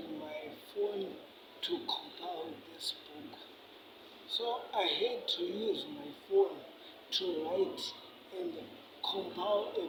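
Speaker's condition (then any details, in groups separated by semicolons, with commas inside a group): Cerebral palsy; affects speech and hands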